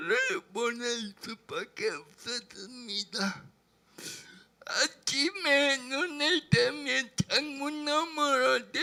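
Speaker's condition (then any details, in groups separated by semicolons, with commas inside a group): Brain lesion disability grade 1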